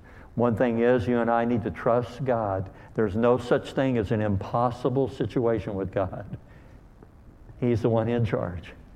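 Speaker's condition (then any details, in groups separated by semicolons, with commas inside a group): Cleft lip and palate; called hair lip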